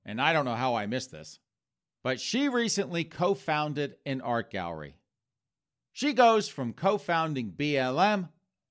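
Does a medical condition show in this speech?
No.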